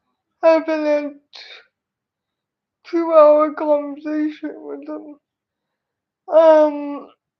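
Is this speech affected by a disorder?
Yes: cerebral palsy.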